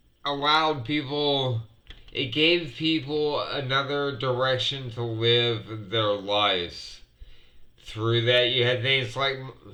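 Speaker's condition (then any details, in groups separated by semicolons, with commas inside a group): Multiple sclerosis; sometimes hard to breathe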